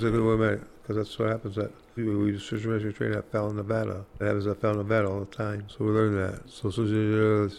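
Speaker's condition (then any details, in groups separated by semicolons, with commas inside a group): Parkinson's disease; hard time talking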